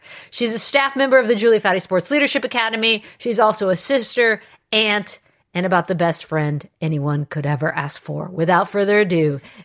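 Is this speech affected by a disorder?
No.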